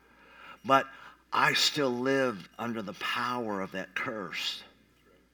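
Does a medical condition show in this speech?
Yes: cleft palate; congenital cleft palate with other complications, not expected to survive first week, once stopped breathing, revived by nurse.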